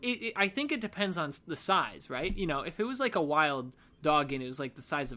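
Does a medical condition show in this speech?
No.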